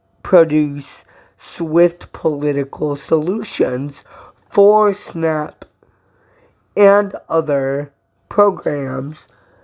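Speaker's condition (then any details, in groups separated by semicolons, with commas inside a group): Cerebral palsy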